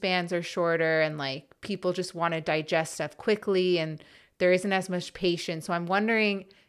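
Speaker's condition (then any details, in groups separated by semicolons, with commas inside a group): No condition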